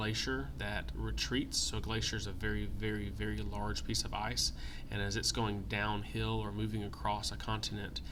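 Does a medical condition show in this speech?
No.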